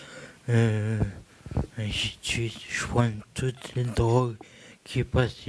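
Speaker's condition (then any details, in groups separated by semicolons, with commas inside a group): Acquired brain injury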